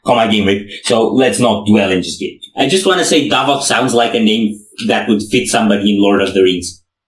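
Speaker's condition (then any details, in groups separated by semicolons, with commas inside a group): No condition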